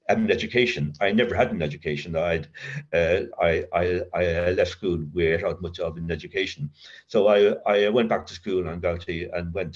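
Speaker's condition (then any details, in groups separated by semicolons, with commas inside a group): Covert stutter; severe childhood stutter, linked to adverse childhood experience, child guidance clinic, worse with teacher's punishment, covert since sobriety; still gets occasional blocks, uses voice as main working tool; stutters in mind more than aloud, avoids feared words, voice never feels own; repeated words, prolonged sounds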